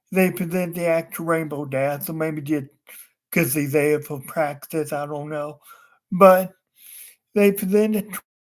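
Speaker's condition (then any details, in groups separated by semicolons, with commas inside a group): Cerebral palsy; wheelchair user, unable to walk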